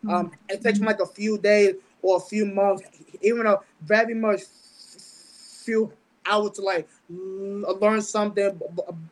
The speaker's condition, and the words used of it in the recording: Stuttering. Little speech impediment that I had since I was like, oh, I'm 10 years old.